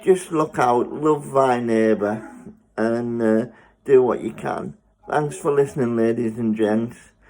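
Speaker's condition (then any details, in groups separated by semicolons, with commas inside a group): Spastic cerebral palsy; spastic, mainly lower limbs, one side weaker, spasms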